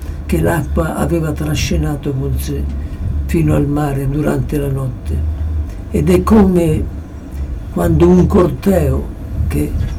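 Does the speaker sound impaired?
Yes: Parkinson's disease; approaching final stage.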